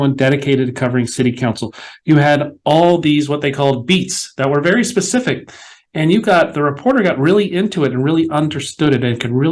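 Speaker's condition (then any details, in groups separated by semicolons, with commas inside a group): No condition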